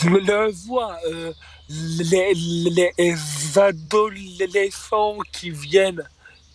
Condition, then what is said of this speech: Stuttering. Il s'est fait connaître dans l'émission La France a un incroyable talent, il est bègue.